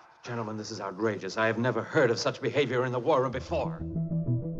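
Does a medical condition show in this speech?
No.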